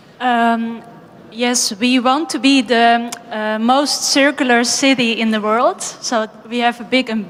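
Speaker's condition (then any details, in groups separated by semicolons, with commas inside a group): No condition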